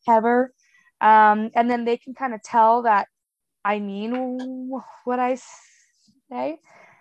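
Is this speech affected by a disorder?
Yes: stutter; past speech therapy, used fluency strategies, phone listener once thought the line was cutting out; stutters openly all the time, uses strategies less than before; stutters through words, speech improves with drinking; here repeated sounds, prolonged sounds.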